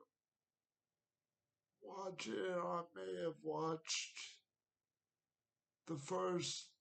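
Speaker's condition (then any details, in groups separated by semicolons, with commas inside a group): Cerebral palsy; wheelchair, needs transfer help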